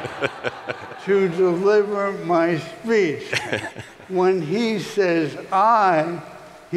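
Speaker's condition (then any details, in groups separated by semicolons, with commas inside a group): ALS; speech compromised, voice-over artist speaks for him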